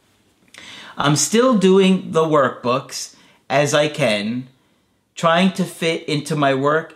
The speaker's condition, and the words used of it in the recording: No condition.